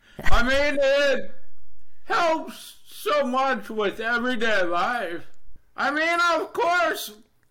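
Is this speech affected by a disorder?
Yes: deafness, Neurofibromatosis Type 2; first half deaf, then 2 months of no hearing, then amplifier gave some hearing.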